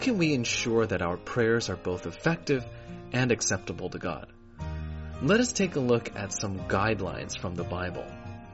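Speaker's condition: No condition

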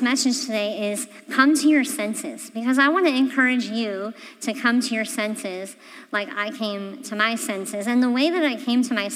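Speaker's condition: Cleft palate; congenital

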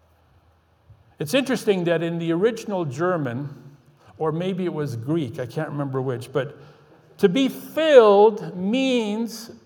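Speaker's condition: No condition

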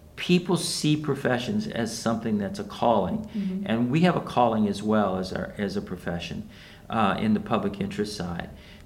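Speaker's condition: No condition

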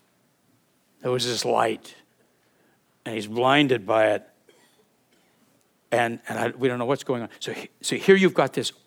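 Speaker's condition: No condition

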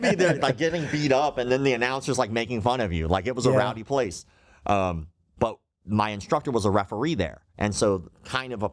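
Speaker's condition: Cleft lip and palate

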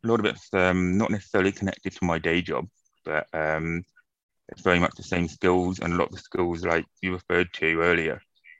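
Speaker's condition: Profound deafness, acquired from meningitis; profound deafness from meningitis at age 1.5, hearing aids in childhood, later cochlear implant with rehabilitation; cochlear implant user, big hearing loss even with implant, listening fatigue, migraine-type headaches, tiredness

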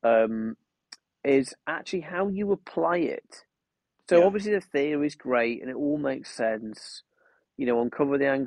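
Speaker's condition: No condition

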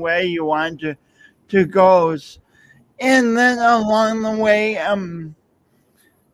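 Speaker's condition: Speech impediment; emergency room

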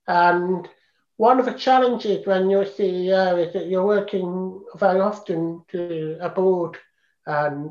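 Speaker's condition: Profound deafness; congenital, diagnosed at 2.5 years, no language before diagnosis, cochlear implant about 9 years ago; hears speech sounds better with implant, combines lip reading and listening, needs video, not phone; learned to speak via speech trainer, mimicking mother's sounds, hours daily, uses sign language socially

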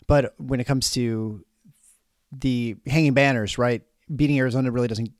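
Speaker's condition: No condition

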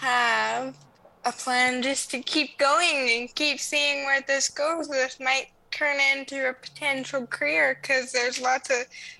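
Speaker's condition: Cerebral palsy; congenital spastic cerebral palsy

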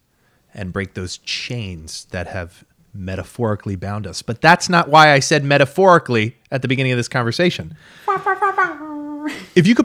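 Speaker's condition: No condition

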